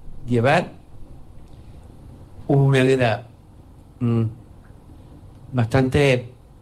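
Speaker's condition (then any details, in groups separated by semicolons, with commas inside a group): Down syndrome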